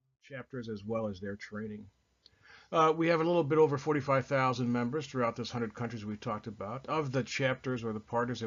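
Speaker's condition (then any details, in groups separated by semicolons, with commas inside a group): No condition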